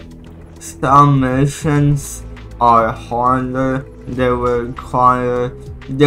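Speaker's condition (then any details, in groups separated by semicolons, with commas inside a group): Cerebral palsy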